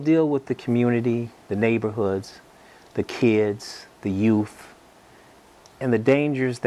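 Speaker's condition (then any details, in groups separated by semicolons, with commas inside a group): No condition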